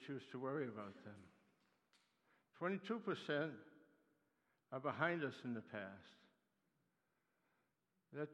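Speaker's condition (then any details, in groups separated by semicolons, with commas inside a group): Parkinson's disease; neuropathy attacks nerves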